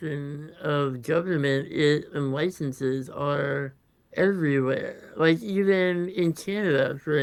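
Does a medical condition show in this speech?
Yes: congenital muscular dystrophy.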